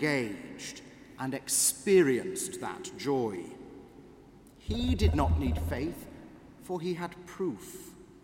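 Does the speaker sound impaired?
No.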